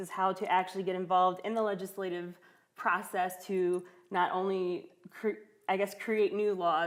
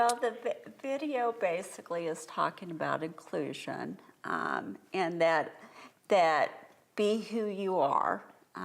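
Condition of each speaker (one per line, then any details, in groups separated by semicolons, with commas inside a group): No condition
Cerebral palsy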